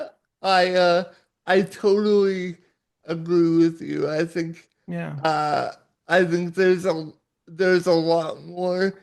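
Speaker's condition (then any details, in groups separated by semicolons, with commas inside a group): Cerebral palsy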